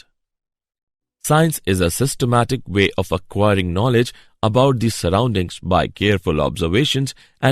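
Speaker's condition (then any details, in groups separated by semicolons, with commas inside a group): No condition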